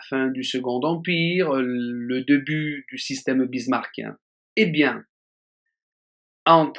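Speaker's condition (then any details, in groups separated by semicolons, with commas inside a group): No condition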